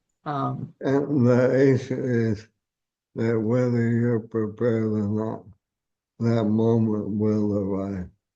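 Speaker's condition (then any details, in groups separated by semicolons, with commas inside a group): ALS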